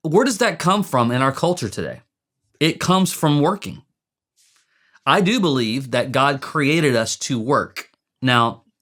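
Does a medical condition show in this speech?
No.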